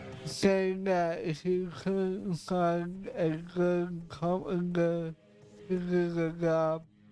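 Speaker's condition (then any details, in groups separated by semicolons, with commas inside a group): Cerebral palsy; affects voice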